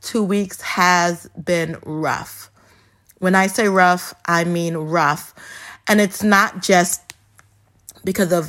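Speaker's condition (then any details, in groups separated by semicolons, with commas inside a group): Stuttering; traumatic brain injury; stumbles on words, may ramble; prolonged sounds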